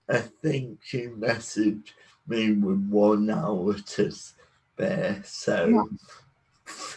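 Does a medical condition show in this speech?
Yes: cerebral palsy; predicted never to talk, now talks, works as public speaker.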